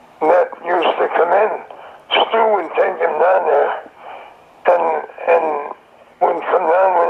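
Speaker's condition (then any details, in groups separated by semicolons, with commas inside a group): Throat cancer; survivor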